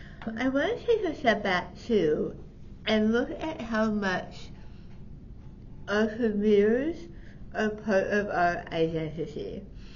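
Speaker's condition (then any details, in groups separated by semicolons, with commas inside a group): Tongue cancer surgery; partial glossectomy, over half tongue removed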